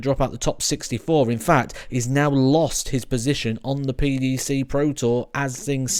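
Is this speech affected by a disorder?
No.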